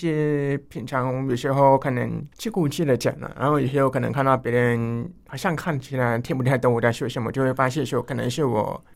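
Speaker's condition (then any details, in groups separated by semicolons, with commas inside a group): Hearing loss; hearing loss from enlarged vestibular aqueduct, long auditory-speech training with therapist 蘇心怡 into junior high, electronic hearing device; occasional vertigo, now more stable, struggles to hear in class, classmates interpret or write, avoids phone work; articulation clear enough, too fast, speeds up and loses breath when absorbed, heavy nasality, mistaken for overseas student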